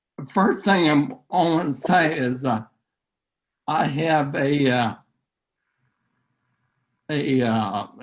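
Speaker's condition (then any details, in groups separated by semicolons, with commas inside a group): Neurological disease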